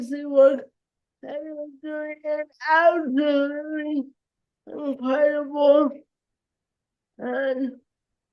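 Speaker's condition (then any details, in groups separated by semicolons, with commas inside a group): Cerebral palsy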